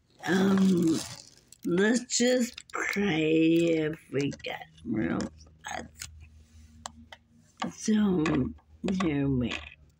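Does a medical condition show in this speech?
Yes: muscular dystrophy.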